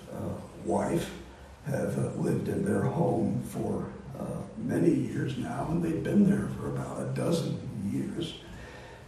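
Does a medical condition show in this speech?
Yes: voice disorder; not contagious.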